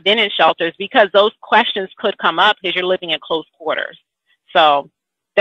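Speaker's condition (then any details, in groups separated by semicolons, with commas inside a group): No condition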